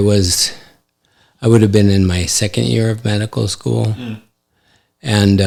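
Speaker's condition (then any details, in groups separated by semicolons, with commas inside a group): ALS; affects hand function; recently diagnosed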